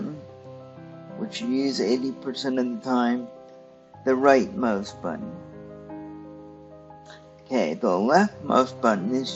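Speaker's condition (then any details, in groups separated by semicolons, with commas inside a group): Cerebral palsy; stiff muscles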